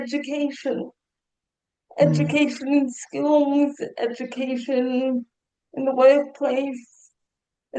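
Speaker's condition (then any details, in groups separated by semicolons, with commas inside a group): Cerebral palsy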